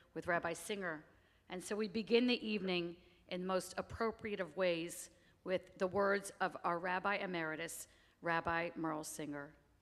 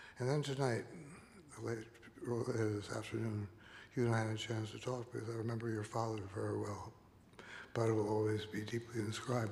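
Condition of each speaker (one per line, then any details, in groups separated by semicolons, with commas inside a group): No condition
Parkinson's disease; loss of body control predicted, still exercising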